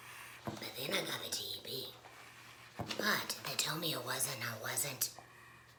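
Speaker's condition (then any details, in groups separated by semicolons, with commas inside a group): Laryngectomy; laryngectomy, tracheoesophageal puncture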